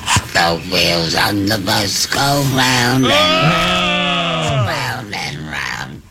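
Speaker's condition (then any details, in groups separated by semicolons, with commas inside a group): Voice box removed; cancer from smoking; natural voice lost, current voice described by host as Jedi-like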